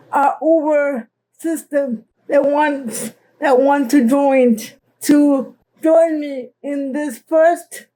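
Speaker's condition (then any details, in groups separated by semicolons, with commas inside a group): Cerebral palsy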